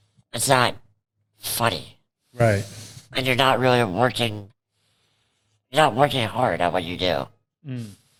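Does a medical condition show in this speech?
Yes: cerebral palsy; present from birth.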